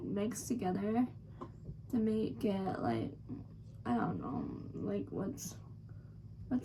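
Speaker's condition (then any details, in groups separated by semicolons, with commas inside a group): Cerebral palsy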